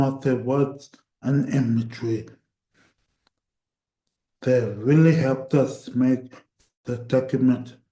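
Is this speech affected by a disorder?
Yes: cerebral palsy; voice tires at times.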